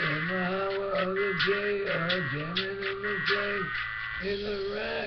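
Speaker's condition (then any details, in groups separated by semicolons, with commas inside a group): Brain injury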